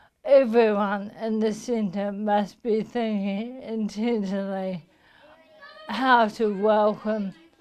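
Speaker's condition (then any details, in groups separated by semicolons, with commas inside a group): Motor neuron disease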